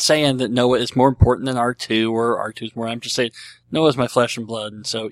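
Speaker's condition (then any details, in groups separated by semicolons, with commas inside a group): Cleft lip and palate; treated as a baby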